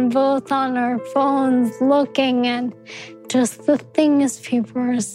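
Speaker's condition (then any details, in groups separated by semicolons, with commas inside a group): ALS; progressive degenerative muscle disease, leg symptom onset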